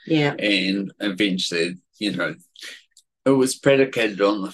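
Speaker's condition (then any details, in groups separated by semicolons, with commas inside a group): Cerebellar atrophy, genetic; worse when tired or stressed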